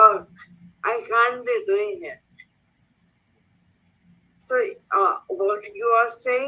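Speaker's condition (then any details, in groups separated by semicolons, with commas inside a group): Cerebral palsy; slurred, unclear when tired, voice recognition fails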